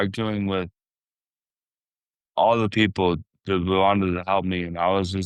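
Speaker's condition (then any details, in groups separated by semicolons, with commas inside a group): Traumatic brain injury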